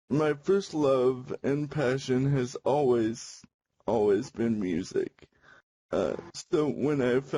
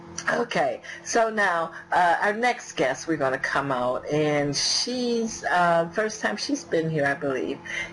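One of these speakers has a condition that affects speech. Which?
The first: cerebral palsy; cerebral palsy, prenatal oxygen loss, cannot walk, power wheelchair; can speak.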